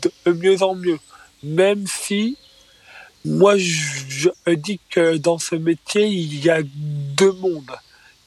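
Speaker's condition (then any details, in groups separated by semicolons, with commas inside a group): Stuttering; stuttering in stand-up clip, voice deliberately left unedited; prolonged sounds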